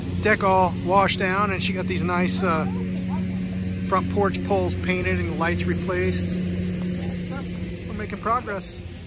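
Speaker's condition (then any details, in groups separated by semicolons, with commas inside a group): No condition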